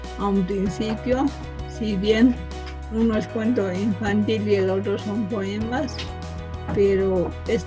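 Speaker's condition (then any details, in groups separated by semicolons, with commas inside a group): Cerebral palsy from birth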